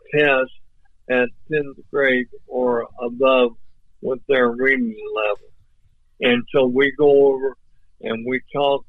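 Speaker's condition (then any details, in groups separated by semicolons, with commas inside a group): ALS; voice off but clear and understandable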